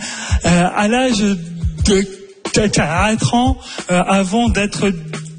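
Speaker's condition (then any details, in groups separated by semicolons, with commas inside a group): Stuttering; stutter diagnosed at age 4, initially misdiagnosed as Gilles de la Tourette by a psychiatrist; repeated sounds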